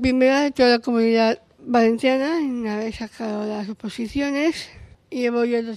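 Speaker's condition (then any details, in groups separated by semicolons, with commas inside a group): Down syndrome; genetic disorder, aged 35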